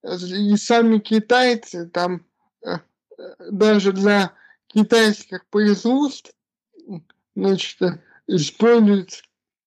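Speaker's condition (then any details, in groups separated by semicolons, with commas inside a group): Cerebral palsy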